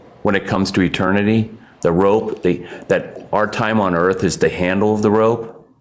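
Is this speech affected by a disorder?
No.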